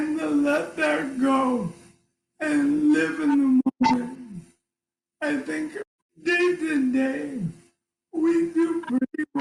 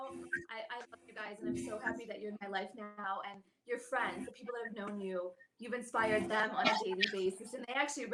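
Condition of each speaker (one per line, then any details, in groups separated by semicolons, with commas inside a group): ALS; diagnosed age 54, two years since onset, arm onset, leg weakness; voice affected, hard to understand, partner interprets
No condition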